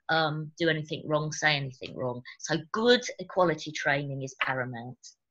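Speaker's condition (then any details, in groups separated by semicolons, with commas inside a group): No condition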